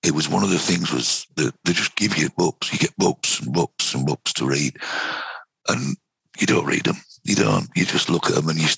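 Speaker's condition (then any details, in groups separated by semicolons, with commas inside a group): Vocal cord cancer, head and neck cancer, right vocal cord; night choking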